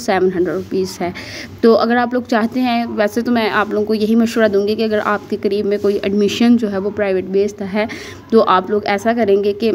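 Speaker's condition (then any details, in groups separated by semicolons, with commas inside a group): No condition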